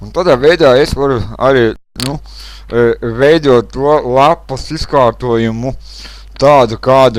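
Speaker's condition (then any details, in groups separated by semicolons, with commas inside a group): Cerebral palsy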